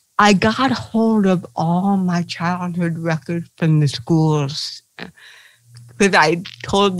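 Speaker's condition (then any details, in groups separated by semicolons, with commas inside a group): Cerebral palsy; speech therapy in preschool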